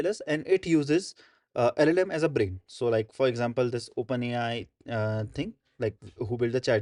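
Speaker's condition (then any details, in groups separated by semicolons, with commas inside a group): No condition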